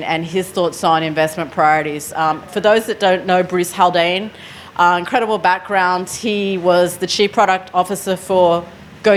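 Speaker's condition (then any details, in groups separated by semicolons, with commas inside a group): No condition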